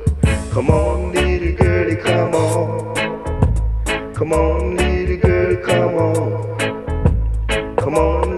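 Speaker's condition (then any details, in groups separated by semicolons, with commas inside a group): No condition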